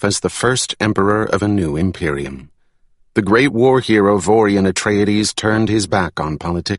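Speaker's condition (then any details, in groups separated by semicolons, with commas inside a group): No condition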